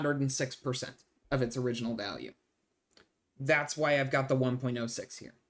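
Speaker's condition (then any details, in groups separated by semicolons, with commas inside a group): No condition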